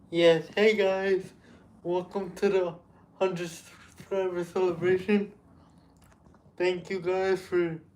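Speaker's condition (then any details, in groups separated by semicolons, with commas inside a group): Cerebral palsy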